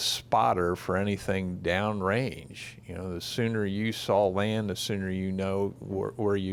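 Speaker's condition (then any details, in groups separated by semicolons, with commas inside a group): No condition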